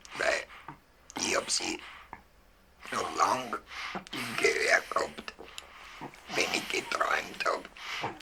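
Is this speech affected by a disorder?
Yes: laryngectomy; larynx removed by operation, learned to speak with a Logopädin from about 4 weeks after; speaks with air brought back up, counts aloud, has spoken with a microphone in the Rathaus; original laryngeal voice lost, oesophageal voice by bringing air back up.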